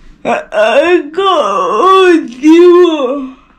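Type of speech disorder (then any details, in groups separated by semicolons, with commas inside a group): Pseudobulbar dysarthria; cerebral palsy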